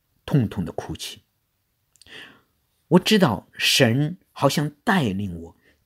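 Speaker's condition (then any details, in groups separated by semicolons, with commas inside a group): No condition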